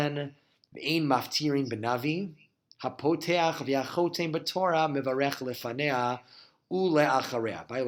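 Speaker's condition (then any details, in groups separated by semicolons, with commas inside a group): No condition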